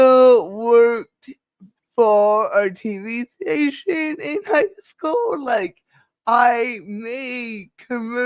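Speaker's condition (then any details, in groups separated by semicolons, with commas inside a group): Cerebral palsy; speech affected, permanent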